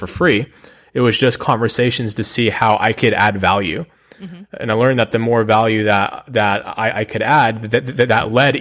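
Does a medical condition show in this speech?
Yes: stutter; lifelong stutter, speech therapy tried without success, first seminar at 19 changed beliefs about speech; here repeated sounds, repeated words.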